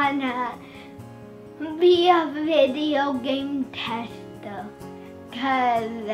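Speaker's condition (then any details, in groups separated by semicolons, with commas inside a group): Mitochondrial disease; brain bright spots, affects speech, gross motor, balance, core muscles; age ten, improving on study medication, reaching tremor, core severely impacted; very slow speech at onset, very loud breathing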